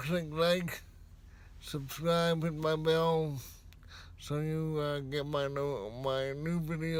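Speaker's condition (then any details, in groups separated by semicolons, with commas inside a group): Cerebral palsy, spastic, severe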